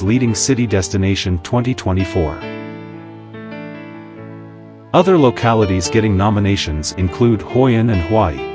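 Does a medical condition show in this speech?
No.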